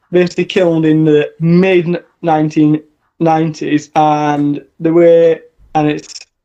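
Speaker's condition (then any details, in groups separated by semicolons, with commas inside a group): No condition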